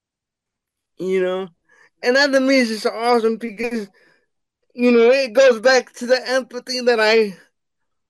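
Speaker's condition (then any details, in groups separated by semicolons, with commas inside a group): Cerebral palsy; wheelchair bound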